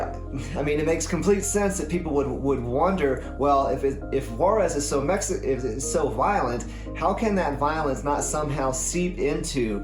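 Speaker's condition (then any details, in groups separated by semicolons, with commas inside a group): No condition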